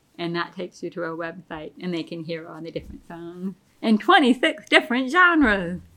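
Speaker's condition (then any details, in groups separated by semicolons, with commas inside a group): Deafness; relies on hearing aids and lip reading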